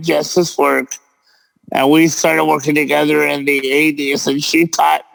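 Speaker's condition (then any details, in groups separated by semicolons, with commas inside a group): Cerebral palsy; present since birth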